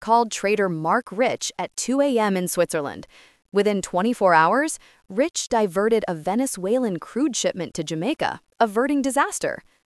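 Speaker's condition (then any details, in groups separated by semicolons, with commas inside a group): No condition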